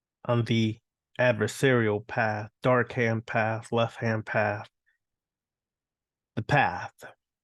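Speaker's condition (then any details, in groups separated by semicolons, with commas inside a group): No condition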